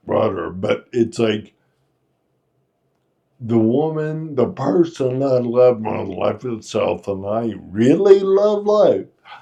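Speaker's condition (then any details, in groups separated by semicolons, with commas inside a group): Friedreich's ataxia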